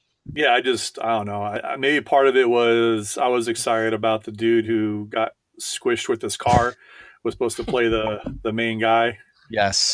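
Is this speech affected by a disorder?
No.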